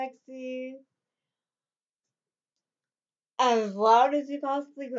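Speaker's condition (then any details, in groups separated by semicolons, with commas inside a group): Cerebral palsy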